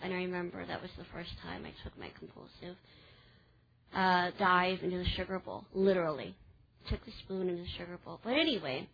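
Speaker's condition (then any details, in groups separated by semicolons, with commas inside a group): Cleft palate; congenital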